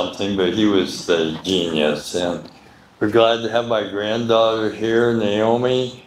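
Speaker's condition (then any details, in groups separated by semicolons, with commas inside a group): Medical condition affecting speech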